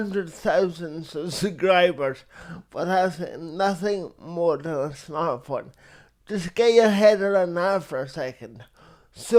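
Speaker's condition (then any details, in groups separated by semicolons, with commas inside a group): Cerebral palsy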